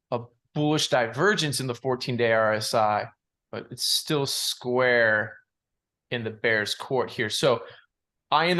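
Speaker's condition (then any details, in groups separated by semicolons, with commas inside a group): No condition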